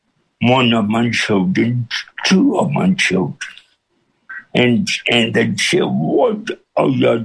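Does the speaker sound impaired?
Yes: cerebral palsy with speech impediment; hard to understand at first.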